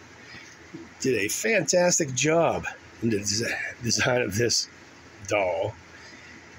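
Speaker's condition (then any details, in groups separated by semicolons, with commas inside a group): No condition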